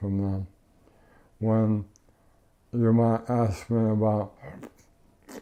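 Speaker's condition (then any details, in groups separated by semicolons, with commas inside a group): ALS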